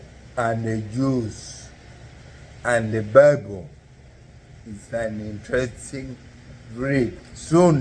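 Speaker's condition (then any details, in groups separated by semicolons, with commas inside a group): Neurological disease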